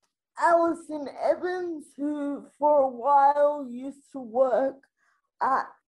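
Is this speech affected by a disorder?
Yes: spastic quadriplegic cerebral palsy; full-time electric wheelchair user.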